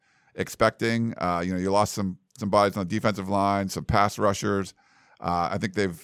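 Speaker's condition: No condition

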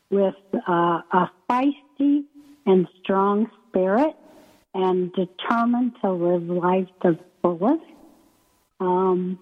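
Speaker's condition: ALS; first symptoms subtle in right foot, onset during pre-doctoral internship at VA, wheelchair user, transfer board; weak breathing muscles, hard to speak, may sound weak or unclear, paces speech with breathing, slowing, pausing

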